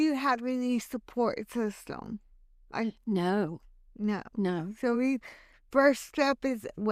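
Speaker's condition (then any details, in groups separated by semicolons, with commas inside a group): Hemiplegic cerebral palsy; hemiplegic, one side affected, birth asphyxia and stroke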